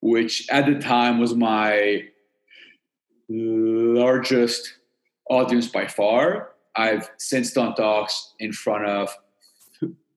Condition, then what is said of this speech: Stuttering. One, I learned this breathing technique to control my stutter, which was one first step.